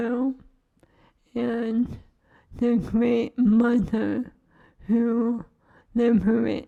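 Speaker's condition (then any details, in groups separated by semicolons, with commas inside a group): ALS; feeding tube; 7 years since onset, cannot eat by mouth; swallowing lost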